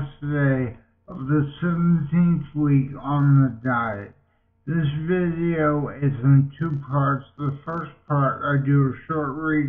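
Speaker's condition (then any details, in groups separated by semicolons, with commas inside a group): Multiple sclerosis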